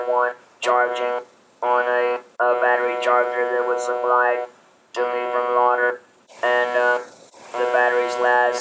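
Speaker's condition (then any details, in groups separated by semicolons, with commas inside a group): Laryngectomy, electrolarynx; 19 years since laryngectomy; speaks with electrolarynx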